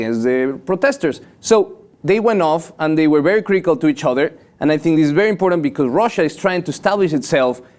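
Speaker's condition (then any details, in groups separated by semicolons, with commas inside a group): No condition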